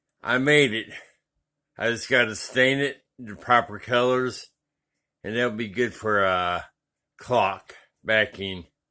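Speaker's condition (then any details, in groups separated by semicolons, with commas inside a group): Traumatic brain injury; three-week coma, paralysis; sounds drunk when speaking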